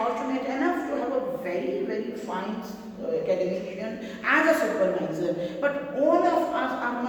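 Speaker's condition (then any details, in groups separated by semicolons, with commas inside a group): No condition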